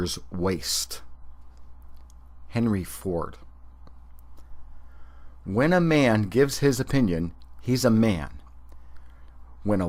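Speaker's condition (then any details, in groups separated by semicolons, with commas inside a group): No condition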